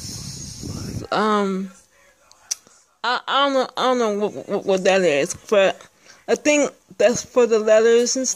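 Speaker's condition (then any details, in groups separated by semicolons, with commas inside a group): Speech impairment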